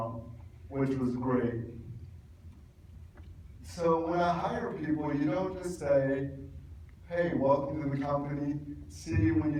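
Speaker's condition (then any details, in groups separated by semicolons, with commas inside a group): Cerebral palsy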